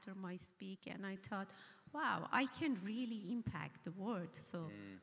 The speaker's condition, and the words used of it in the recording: No condition.